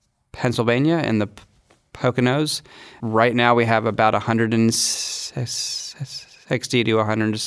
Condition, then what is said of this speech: Stuttering. And so I usually stutter when I say my mom's name.